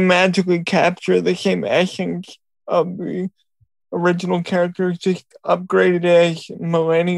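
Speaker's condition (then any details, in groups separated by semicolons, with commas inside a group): Cerebral palsy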